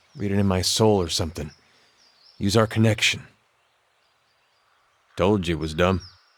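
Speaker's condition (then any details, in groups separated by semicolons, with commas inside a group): No condition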